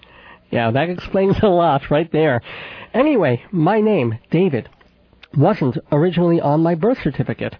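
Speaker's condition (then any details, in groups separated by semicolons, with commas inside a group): Cleft palate with lisp; back of throat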